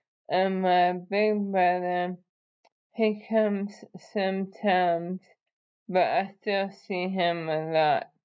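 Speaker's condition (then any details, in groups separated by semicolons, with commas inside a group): ALS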